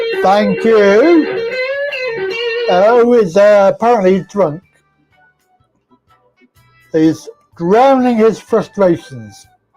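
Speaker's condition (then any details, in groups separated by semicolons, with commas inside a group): Cerebral palsy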